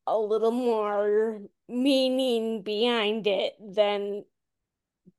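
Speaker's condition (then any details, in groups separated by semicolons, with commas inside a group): Friedreich's ataxia; symptoms from about 13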